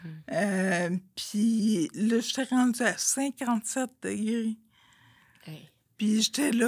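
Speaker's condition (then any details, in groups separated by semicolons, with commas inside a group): Friedreich's ataxia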